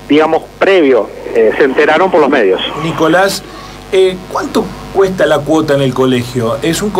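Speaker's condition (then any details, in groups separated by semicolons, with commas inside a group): No condition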